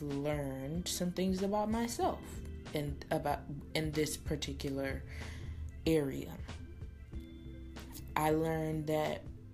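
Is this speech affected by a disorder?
No.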